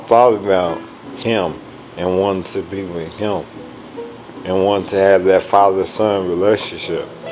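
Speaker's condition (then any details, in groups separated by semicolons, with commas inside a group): ALS; speech progressively lost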